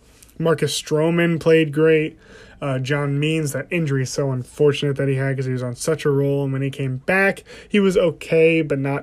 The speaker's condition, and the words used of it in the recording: None; typical speech.